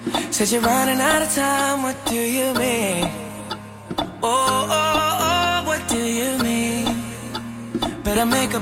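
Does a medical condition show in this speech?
No.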